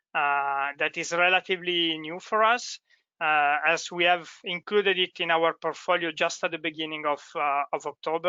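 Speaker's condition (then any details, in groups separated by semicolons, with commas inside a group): No condition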